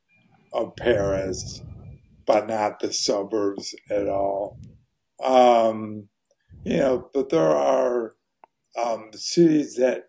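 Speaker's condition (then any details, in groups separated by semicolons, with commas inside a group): ALS; voice very hoarse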